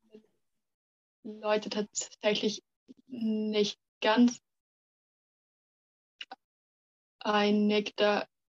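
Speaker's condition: Stuttering; stuttering since kindergarten age, many logopedists and speech therapists, stuttering therapy groups with other stutterers; 18 years old, fighting stuttering less with pressure and resistance; part-word and word repetitions, we wegzulaufen; repeated sounds, prolonged sounds

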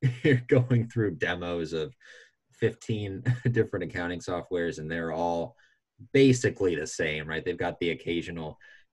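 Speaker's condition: No condition

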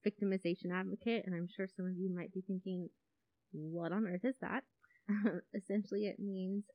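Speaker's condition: No condition

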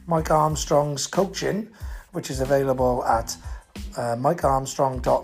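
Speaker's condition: No condition

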